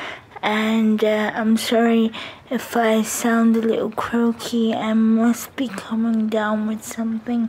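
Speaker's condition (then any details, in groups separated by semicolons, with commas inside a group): Cerebral palsy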